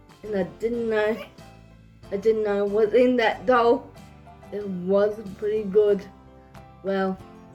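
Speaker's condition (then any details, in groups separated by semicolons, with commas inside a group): Cerebral palsy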